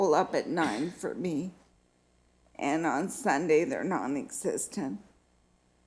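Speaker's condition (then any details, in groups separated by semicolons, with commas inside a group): Multiple sclerosis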